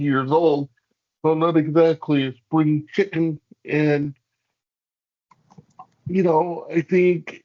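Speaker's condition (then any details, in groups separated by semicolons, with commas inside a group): Cerebral palsy; hamstring releases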